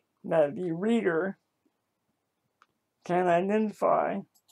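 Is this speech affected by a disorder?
Yes: cerebral palsy.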